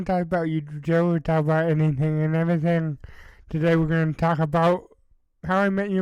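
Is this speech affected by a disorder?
Yes: cerebral palsy.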